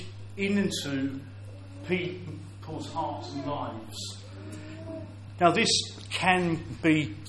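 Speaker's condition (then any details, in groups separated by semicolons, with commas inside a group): Stammer; repeated sounds, blocks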